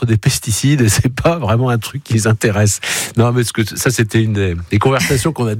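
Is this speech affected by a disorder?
No.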